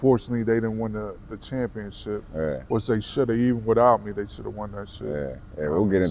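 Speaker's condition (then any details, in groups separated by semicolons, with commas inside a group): No condition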